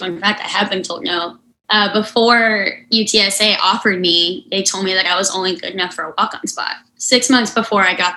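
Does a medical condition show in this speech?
Yes: unilateral cleft lip and palate; severe congenital unilateral cleft lip and palate, 23 surgeries by age 17, final surgery in high school; speech therapy after stroke at 18, relearned spelling and putting words together.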